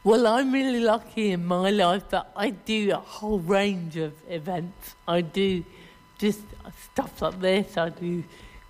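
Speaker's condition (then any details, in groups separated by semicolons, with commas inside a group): Cerebral palsy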